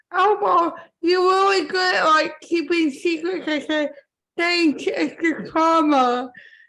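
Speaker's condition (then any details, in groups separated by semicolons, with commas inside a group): Cerebral palsy; from birth; impaired speech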